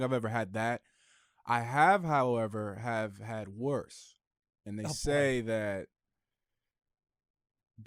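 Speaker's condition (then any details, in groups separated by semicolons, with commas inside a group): No condition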